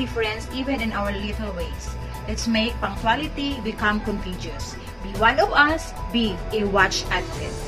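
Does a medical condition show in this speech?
No.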